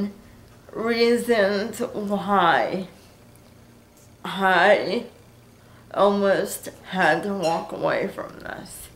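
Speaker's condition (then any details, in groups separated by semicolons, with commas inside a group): Cerebral palsy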